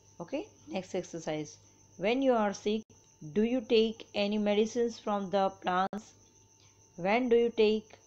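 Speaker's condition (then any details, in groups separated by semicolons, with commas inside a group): No condition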